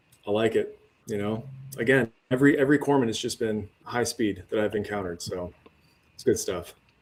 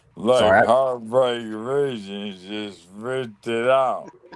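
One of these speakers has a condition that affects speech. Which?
The second: lou Gehrig's disease (ALS); right side and left hand weakness, cane, leg brace; voice going, slurring worsens with longer talking.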